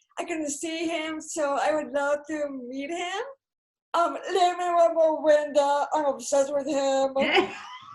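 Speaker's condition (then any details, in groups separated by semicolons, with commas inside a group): Cerebral palsy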